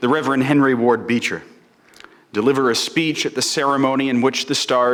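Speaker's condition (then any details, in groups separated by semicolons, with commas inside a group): No condition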